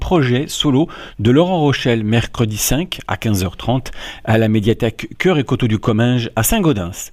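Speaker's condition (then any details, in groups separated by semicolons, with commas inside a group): No condition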